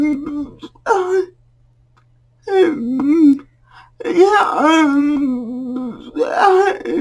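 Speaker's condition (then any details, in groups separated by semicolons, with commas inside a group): Cerebral palsy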